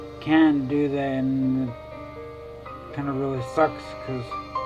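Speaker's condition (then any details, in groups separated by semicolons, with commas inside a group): Traumatic brain injury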